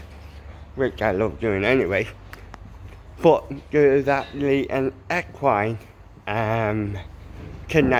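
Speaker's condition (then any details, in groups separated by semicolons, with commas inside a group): Cerebral palsy, ataxic, mild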